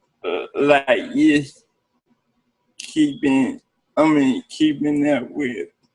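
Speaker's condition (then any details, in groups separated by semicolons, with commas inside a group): Cerebral palsy; from birth; speech therapy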